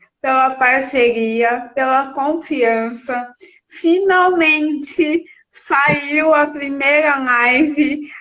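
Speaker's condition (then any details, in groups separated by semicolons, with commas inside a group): Cerebral palsy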